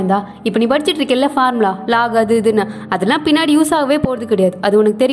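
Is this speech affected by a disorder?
No.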